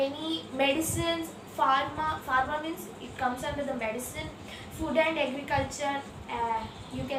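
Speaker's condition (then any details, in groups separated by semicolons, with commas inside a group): No condition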